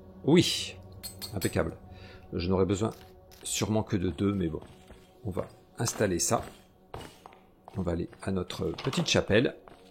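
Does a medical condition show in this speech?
No.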